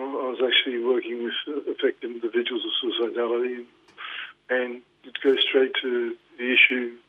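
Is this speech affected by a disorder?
Yes: Parkinson's; diagnosed 2019.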